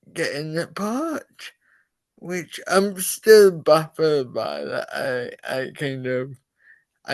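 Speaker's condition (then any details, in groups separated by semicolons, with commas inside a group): Cerebral palsy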